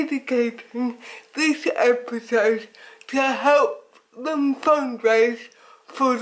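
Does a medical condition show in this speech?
Yes: cerebral palsy; affects speech.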